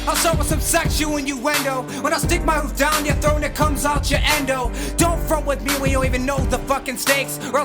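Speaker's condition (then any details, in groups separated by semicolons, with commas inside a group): No condition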